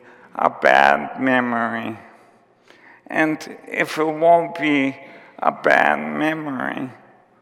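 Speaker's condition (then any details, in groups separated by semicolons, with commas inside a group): ALS; onset with tiredness and clumsiness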